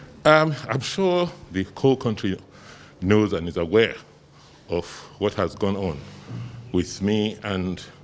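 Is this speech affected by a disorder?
No.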